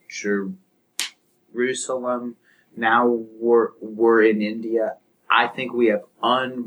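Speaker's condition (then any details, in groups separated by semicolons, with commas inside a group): Stuttering; present for at least 10 to 12 years, speaking practice through Toastmasters, National Stuttering Association, TESA; severe stuttering; repeated words, blocks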